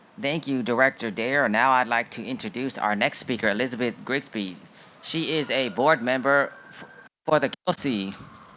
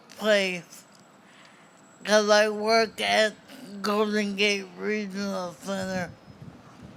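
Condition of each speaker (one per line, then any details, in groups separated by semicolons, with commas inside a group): No condition
Cerebral palsy; present from birth, premature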